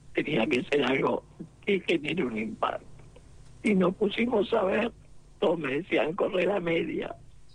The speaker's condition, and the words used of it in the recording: Laryngectomy. Ahí empecé, yo hablo con voz esofágica, es muy difícil de poder volver